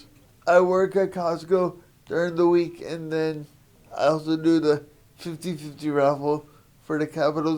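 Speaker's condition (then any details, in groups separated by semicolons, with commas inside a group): Spastic quadriplegic cerebral palsy; needs daily supports, uses assistive technology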